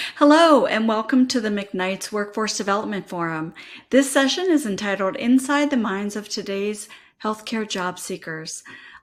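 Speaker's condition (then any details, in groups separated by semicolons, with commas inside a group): No condition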